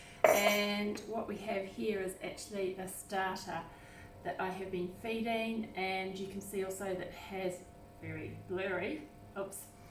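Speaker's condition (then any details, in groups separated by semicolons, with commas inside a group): No condition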